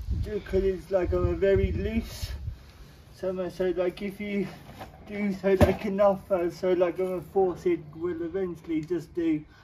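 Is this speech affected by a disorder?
Yes: cerebral palsy.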